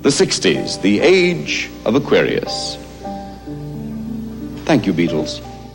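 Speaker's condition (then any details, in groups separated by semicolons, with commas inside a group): No condition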